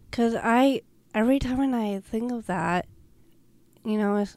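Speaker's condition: Down syndrome; present since birth

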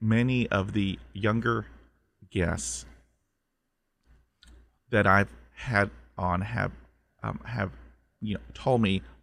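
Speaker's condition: Stuttering; stutter since childhood, 20 years speech therapy first on fluency, hypnosis, military hypnotherapist on mental health; repeated sounds, blocks

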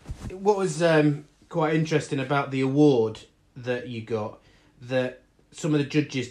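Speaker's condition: No condition

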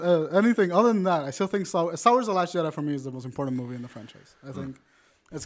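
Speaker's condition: No condition

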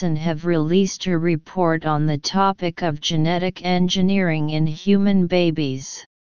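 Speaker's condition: No condition

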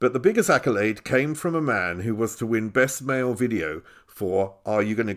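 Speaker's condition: No condition

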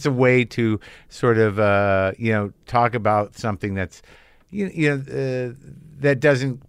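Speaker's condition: No condition

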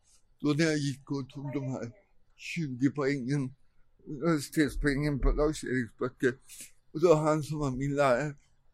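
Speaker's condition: Cerebral palsy; present from birth, caused by not breathing for first 45 minutes of life

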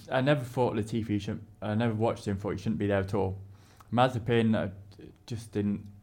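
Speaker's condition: No condition

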